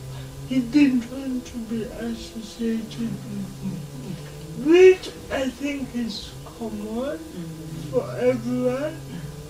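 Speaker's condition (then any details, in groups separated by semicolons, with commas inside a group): Cerebral palsy; since birth, affects muscles and joints, walks and moves independently, early intervention and therapy in childhood; age 26; slow speaker, listeners take time to understand, speaks verbally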